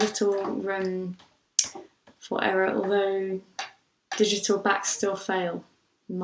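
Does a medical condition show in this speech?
No.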